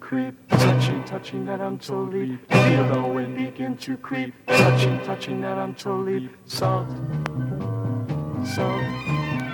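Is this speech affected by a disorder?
No.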